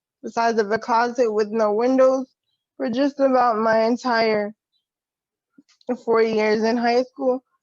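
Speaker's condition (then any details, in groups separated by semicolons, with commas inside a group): Cerebral palsy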